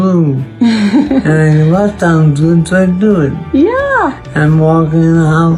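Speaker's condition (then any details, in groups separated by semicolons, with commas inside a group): Parkinson's; over 40 years since onset, home physical therapy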